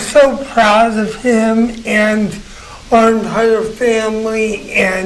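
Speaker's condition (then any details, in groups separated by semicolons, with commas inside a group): Cerebral palsy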